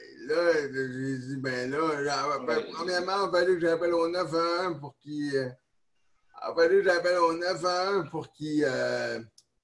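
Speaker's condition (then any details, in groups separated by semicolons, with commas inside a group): Neonatal cerebral palsy; neonatal onset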